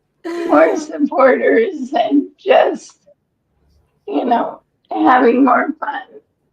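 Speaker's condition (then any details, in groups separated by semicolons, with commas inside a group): ALS; breathless after exertion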